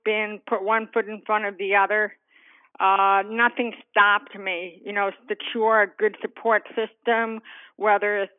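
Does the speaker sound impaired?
Yes: deafness; hearing impaired from childhood, diagnosed at age four, declining to moderate to severe loss, later deaf, cochlear implant surgery; uses cochlear implant, hears sounds never heard before; childhood speech impediment, five years speech therapy improved pronunciation and enunciation.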